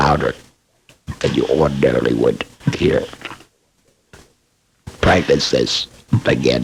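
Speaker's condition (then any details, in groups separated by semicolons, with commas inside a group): Laryngectomy, oesophageal; larynx removed, esophageal voice; different pitch, low volume, exaggerated lip movements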